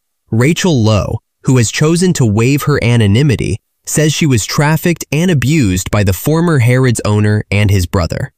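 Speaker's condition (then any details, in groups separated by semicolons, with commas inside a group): No condition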